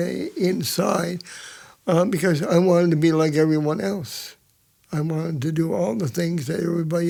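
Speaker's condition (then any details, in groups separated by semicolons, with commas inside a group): Cerebral palsy; present from birth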